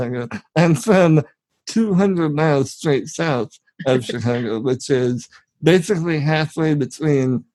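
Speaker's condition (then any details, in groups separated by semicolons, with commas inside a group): Spinal muscular atrophy; genetic, from birth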